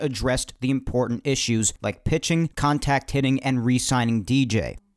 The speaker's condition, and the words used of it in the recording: No condition.